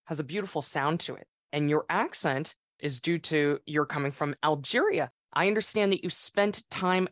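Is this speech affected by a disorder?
No.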